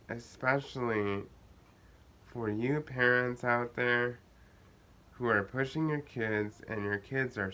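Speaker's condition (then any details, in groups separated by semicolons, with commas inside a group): Cerebral palsy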